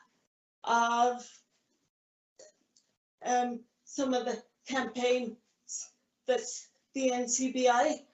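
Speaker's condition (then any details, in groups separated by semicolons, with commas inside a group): Cerebral palsy; caused by grade one brain bleed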